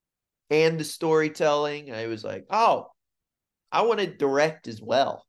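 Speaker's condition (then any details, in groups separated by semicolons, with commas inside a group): No condition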